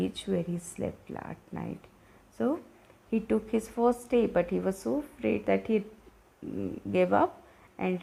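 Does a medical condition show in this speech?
No.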